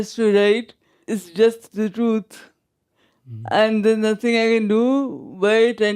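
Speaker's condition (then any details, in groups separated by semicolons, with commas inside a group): Traumatic brain injury, severe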